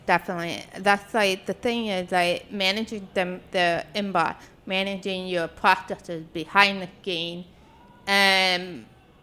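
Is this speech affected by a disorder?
Yes: deafness; speaks really well, deafness often unnoticed.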